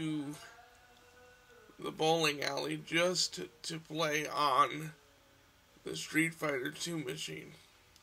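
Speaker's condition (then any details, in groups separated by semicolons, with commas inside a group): Cerebral palsy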